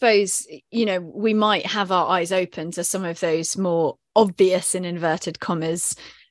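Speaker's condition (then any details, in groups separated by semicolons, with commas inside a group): No condition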